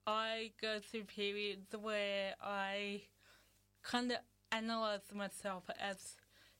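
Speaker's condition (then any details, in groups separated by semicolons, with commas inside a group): Cerebral palsy; cerebral palsy from birth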